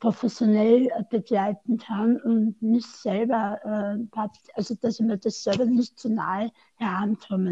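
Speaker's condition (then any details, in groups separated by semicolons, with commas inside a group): Tongue cancer surgery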